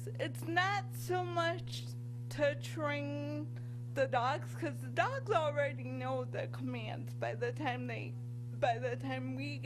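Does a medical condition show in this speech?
Yes: cerebral palsy; from birth.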